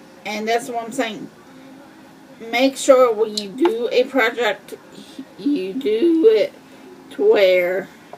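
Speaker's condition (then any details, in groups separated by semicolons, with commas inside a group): Cerebral palsy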